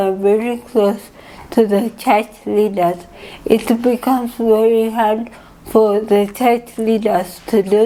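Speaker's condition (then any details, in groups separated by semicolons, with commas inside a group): Cerebral palsy; from birth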